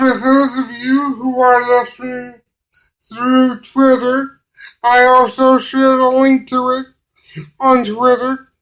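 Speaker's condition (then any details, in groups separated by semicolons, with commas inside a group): Cerebral palsy; limited use of the hands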